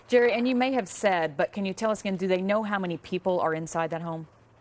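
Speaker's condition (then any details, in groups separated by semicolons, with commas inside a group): No condition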